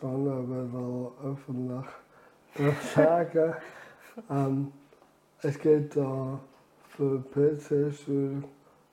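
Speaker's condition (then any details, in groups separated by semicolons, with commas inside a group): ALS; about nine years since diagnosis, lung volume declining with disease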